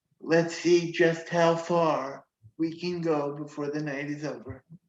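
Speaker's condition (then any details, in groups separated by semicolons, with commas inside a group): Cerebral palsy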